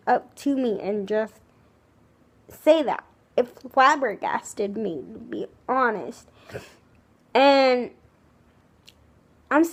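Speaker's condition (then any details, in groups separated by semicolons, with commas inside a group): Cerebral palsy, spastic, severe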